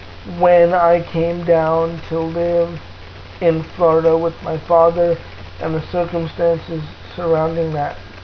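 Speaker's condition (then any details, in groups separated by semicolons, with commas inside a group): Cerebral palsy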